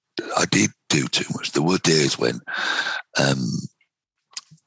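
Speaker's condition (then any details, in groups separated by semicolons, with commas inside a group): Vocal cord cancer, head and neck cancer, right vocal cord; right vocal cord carcinoma, stage three, 50 mm tumour, onset about 51, debulked not excised, chemoradiotherapy; three years out of treatment, no recurrence; normal voice kept, earlier voice croaky, weak, vanishing, breathing restricted, night choking, difficult intubation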